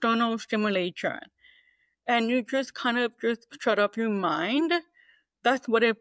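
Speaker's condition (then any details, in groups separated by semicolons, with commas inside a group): Deafness, 98% hearing loss; deaf since childhood, hearing aid user, no cochlear implant, oral training as child; communicates primarily through oral speech, knows little sign language, removes hearing aids after noisy days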